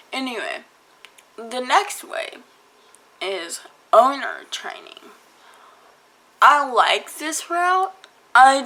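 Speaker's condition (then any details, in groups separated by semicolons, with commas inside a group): Cerebral palsy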